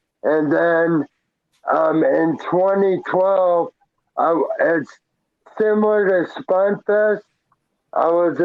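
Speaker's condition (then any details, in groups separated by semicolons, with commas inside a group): Traumatic brain injury; hit by car as pedestrian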